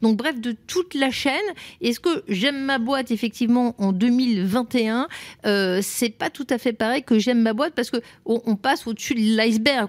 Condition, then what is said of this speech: None; typical speech.